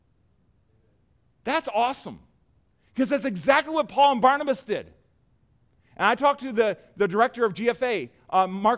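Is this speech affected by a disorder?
No.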